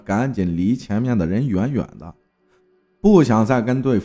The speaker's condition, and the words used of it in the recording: No condition.